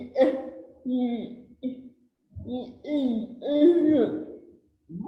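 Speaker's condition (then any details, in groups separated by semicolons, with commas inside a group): Cerebral palsy; since birth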